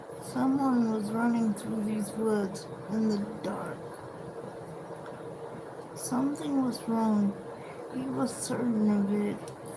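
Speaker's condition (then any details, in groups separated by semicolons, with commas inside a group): Cerebral palsy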